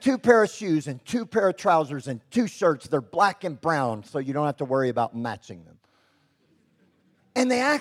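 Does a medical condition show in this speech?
Yes: cleft lip and palate; congenital, present from birth; preaches publicly, has preached in over 50 nations; expected never to be able to speak.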